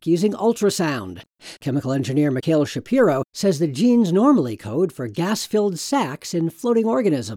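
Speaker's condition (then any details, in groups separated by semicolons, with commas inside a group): No condition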